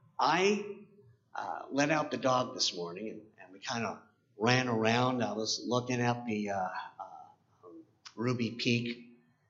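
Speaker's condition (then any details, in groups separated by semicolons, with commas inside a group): Cleft palate; congenital cleft palate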